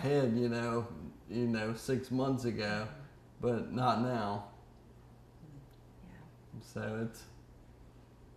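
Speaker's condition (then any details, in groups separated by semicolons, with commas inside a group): ALS; ALS, upper and lower motor neuron, leg spasticity, arm weakness; still walking, frequent falls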